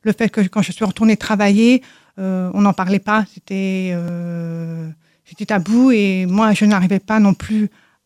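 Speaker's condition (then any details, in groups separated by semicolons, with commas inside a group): Deafness from birth; congenital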